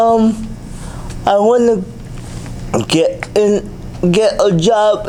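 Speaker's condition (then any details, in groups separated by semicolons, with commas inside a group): Cerebral palsy; able to speak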